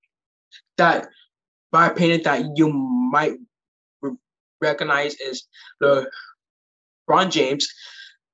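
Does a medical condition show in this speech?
Yes: stutter; born deaf; sometimes really hard, prefers listeners not finish sentences; here blocks.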